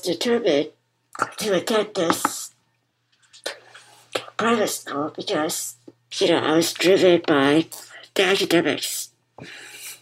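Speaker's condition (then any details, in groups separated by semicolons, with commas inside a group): Muscular dystrophy; congenital form, diagnosed as toddler; wears BiPAP machine to help breathing; BiPAP machine audible while talking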